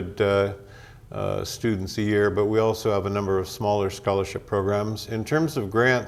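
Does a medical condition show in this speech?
No.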